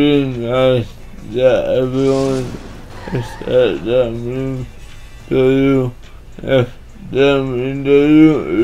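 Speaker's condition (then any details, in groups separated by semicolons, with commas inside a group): Cerebral palsy; one hand affected; atypical speech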